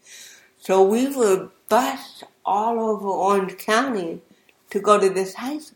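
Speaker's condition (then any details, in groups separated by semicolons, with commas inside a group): Cerebral palsy; speech therapy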